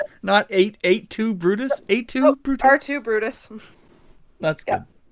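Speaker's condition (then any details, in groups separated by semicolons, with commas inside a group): No condition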